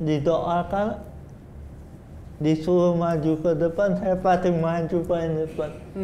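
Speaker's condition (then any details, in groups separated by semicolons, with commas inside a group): Cerebral palsy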